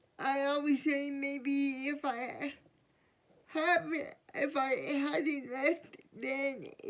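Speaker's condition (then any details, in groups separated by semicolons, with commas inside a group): Cerebral palsy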